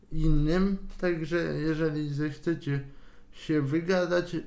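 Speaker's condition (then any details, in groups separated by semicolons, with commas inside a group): Cerebral palsy; wheelchair user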